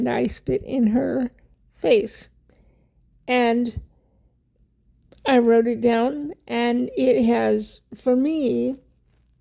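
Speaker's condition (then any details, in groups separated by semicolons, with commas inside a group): Cerebral palsy; wheelchair user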